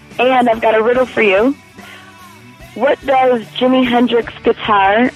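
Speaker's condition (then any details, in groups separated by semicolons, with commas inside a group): No condition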